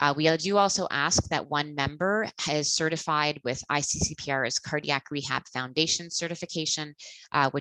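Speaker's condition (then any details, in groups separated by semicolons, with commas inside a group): No condition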